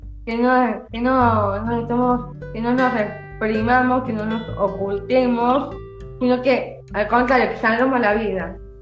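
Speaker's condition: Down syndrome; from birth

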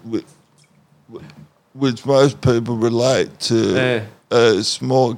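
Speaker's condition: Cerebral palsy; cerebral palsy affecting the muscles, once cold stays cold

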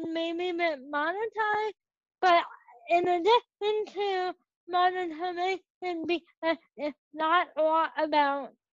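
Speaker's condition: Cerebral palsy; present from birth; age 21

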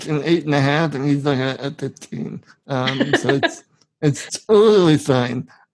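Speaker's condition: Spinal muscular atrophy, severe; genetic

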